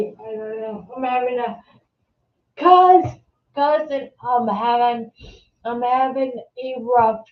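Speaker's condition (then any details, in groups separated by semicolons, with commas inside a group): Multiple sclerosis; secondary progressive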